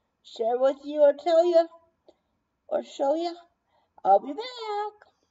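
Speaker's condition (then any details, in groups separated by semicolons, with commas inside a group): Brain injury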